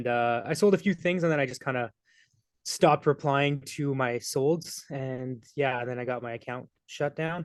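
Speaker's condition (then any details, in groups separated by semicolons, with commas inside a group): No condition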